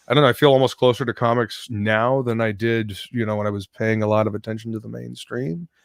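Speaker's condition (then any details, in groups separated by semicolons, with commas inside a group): No condition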